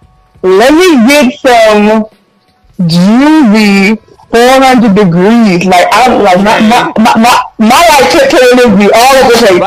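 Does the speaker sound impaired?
Yes: stutter; stutter since age 3, bullied in childhood, people took voice because of stutter; people took voice away because of stutter; here repeated sounds, repeated words.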